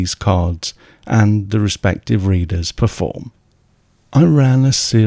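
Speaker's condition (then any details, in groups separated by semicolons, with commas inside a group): No condition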